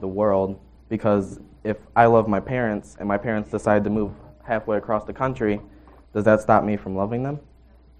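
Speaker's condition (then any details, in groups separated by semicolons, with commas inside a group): No condition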